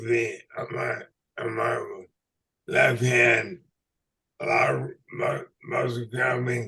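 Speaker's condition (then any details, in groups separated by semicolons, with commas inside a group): ALS/MND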